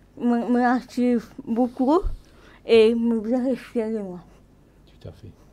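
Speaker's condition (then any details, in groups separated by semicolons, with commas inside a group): Cerebral palsy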